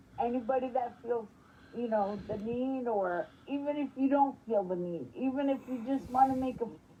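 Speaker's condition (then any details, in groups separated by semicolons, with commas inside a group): Spastic quadriplegic cerebral palsy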